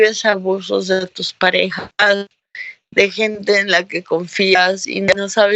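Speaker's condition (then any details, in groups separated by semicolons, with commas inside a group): Cerebral palsy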